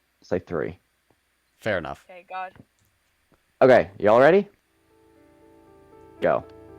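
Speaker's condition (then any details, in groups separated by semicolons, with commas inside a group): No condition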